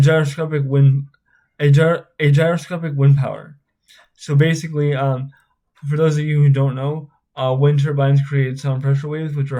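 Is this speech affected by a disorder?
Yes: spastic cerebral palsy.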